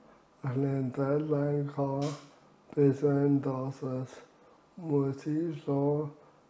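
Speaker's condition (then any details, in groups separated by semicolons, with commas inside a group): ALS; reduced air makes talking effortful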